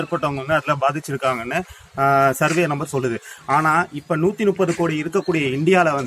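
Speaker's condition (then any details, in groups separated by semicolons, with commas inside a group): No condition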